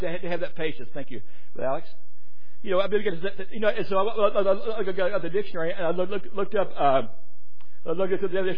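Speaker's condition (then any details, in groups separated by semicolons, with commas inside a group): Stuttering; struggled with it for a while, adults at gadsdale said stutter barred preaching; tired tonight, feels an hour later, stutters more; stutters more when tired; repeated sounds, repeated words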